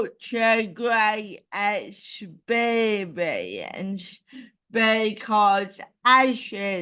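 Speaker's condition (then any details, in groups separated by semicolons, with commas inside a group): Cerebral palsy; ataxic type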